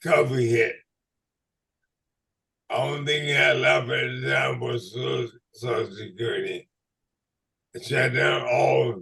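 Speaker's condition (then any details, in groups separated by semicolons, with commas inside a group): ALS/MND; uses red light therapy; throat locks up blocking breathing, speech too poor for phone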